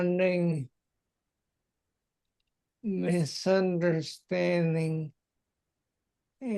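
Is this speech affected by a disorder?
Yes: multiple sclerosis.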